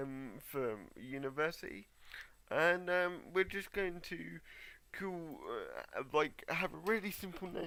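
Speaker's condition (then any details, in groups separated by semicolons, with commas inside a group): Cerebral palsy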